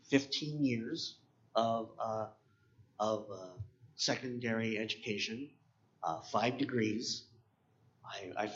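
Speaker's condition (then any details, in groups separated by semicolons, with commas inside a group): Cleft palate; many painful oral surgeries from 3 months to 16 years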